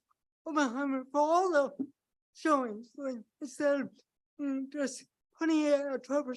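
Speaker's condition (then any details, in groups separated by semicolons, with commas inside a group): Cerebral palsy; from birth, affects movement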